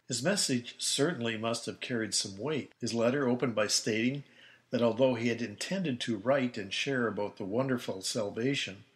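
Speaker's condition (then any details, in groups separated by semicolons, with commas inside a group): No condition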